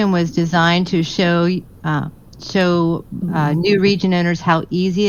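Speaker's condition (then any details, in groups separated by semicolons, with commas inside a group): No condition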